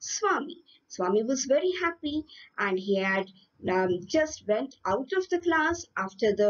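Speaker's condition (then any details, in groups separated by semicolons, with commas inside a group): No condition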